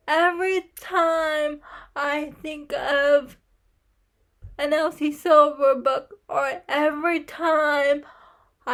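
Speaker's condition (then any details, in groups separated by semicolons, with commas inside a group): Cerebral palsy; uses wheelchair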